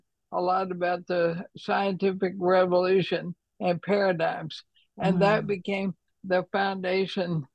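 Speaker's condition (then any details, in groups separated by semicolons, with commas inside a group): ALS; hands affected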